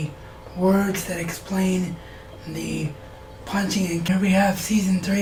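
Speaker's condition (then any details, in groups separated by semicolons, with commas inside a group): Cerebral palsy; wheelchair bound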